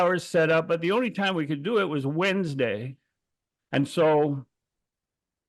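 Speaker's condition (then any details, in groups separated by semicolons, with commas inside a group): No condition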